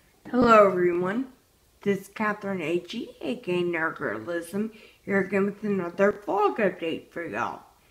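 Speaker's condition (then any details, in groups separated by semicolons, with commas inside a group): Disability causing slurred speech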